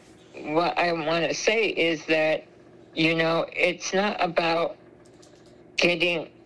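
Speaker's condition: Spinal muscular atrophy; congenital, terminal, given 10 years to live, feeding tube, ventilator, cough assist, suction machine, nebulizers, CPT vest; night ventilator 13 hours, lung medications every 4 hours, no breathing treatment 48 hours, oxygen standby; trouble chewing and swallowing, high choking risk, secretions stay in lungs, fluids via feeding tube

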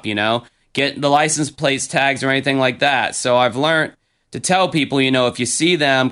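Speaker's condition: No condition

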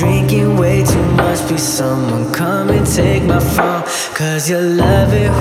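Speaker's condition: No condition

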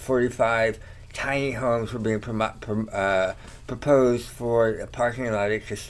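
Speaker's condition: Tongue cancer surgery; slight slur, talks okay

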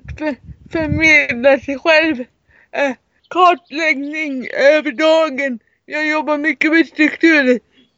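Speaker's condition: Cerebral palsy; severe, wheelchair user

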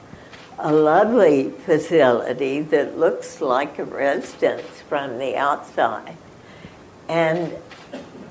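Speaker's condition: Spasmodic dysphonia; throat cancer suspected

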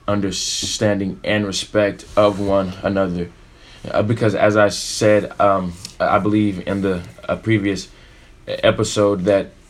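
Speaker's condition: Stutter; peers laughed and asked why speaks this way; prolonged sounds

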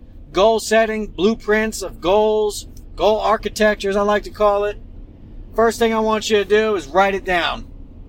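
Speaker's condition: No condition

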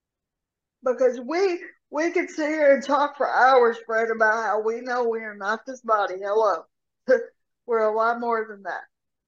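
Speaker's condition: Cerebral palsy; from birth, instability causing trips, severe rotator cuff tear, formerly monthly falls needing engine 6 lift assists

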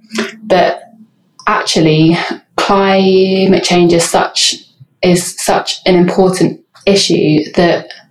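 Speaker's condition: Stammer; stammering left unedited in podcast, British Stammering Association no diversity without disfluency campaign; prolonged sounds, blocks

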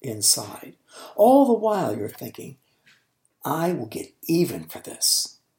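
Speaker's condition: No condition

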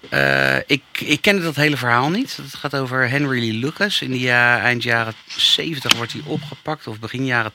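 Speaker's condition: No condition

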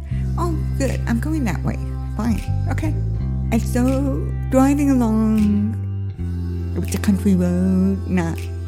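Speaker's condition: Deafness

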